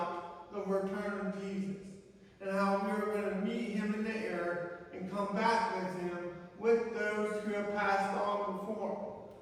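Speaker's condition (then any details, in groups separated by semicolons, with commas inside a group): Cerebral palsy; from birth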